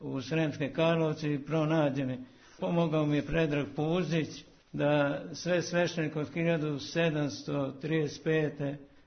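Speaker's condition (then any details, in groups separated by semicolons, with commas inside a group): Parkinson's disease; reports no difficulties from the illness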